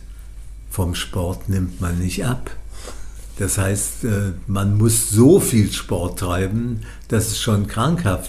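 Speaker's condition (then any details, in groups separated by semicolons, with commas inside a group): Parkinson's disease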